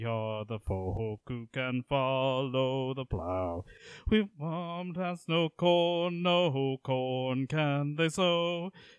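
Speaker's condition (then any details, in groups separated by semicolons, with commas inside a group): No condition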